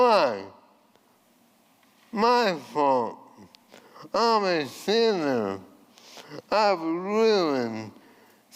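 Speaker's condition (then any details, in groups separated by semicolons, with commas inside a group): ALS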